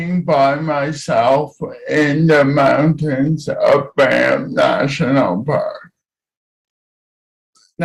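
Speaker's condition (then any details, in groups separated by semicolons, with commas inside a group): Cerebral palsy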